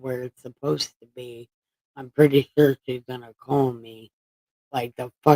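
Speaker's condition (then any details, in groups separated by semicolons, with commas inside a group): Brain injury; about 10 years after injury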